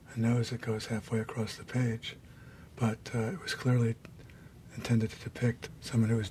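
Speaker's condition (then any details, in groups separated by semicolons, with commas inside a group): Parkinson's disease; Parkinson's disease diagnosed more than a decade ago, man in mid-60s; voice worn down by age and Parkinson's, self-conscious about how voice sounds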